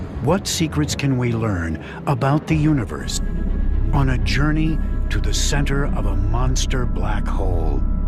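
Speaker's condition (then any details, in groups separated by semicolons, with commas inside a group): No condition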